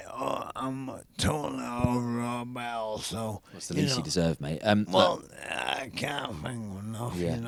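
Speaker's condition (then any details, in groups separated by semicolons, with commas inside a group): ALS; young onset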